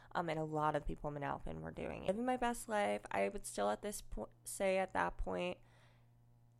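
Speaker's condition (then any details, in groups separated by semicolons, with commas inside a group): Cleft lip and palate, unilateral; nasal passage through lip and palate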